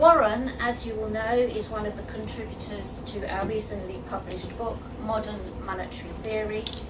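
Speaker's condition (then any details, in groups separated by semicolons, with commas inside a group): No condition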